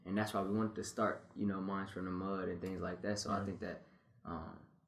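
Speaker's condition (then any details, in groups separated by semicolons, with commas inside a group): No condition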